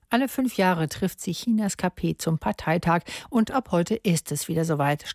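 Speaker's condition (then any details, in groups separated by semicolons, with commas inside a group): No condition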